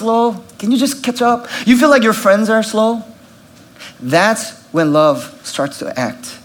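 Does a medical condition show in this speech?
No.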